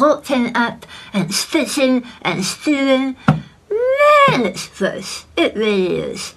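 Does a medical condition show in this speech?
Yes: head and neck cancer.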